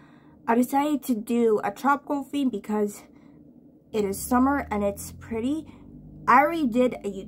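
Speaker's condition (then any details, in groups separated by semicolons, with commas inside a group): No condition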